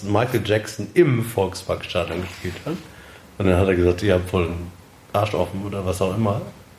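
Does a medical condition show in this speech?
No.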